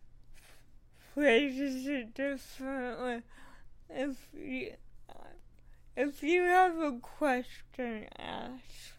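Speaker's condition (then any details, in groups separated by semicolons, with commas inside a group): Cerebral palsy; working with speech therapist, rehearses comedy material repeatedly; speech therapy for pronunciation and breath support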